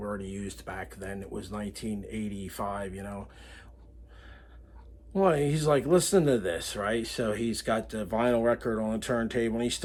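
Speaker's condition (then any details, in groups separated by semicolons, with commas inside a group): No condition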